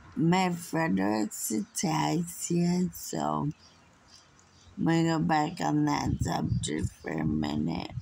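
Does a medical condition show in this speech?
Yes: Friedreich's ataxia.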